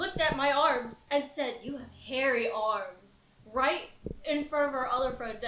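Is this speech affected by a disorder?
No.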